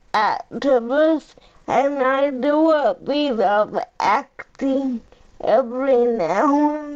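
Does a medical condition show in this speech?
Yes: cerebral palsy; uses a power chair.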